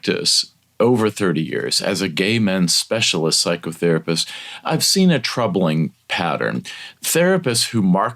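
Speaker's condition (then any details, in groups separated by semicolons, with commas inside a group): No condition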